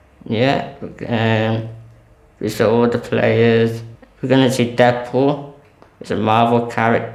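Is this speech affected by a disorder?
Yes: muscular dystrophy; age 20, overnight ventilator, hoisted into bed, night feeding; needs overnight ventilated breathing support.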